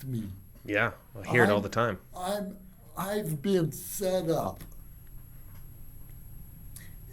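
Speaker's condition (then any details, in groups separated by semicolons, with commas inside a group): Cerebral palsy; from birth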